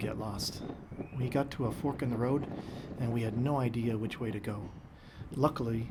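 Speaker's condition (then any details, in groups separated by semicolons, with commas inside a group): No condition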